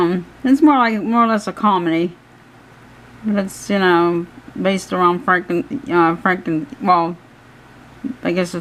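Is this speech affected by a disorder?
Yes: cerebral palsy; hands affected, shaking.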